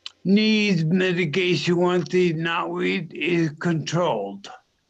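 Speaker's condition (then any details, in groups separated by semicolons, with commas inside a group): Neurological disorder; speech affected, tries speaking slowly and clearly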